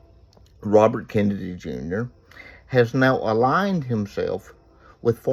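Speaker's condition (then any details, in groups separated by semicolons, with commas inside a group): Cerebral palsy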